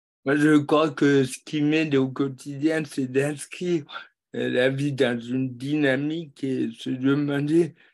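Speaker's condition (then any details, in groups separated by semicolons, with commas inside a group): Cerebral palsy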